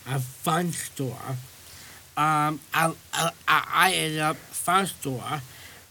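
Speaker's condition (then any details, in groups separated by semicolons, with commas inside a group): Down syndrome; from birth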